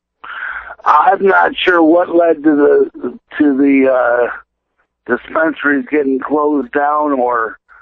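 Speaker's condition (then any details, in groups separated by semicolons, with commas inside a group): Cerebral palsy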